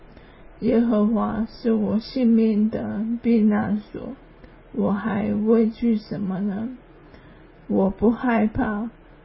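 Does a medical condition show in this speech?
Yes: ALS; hand weakness, cannot write, type or grasp, arm muscle atrophy, cause unknown, year of immunoglobulin injections; worsening, whole-body involuntary muscle twitching, poor stamina, needs help dressing, brushing teeth, bathing; slower speech, quieter voice.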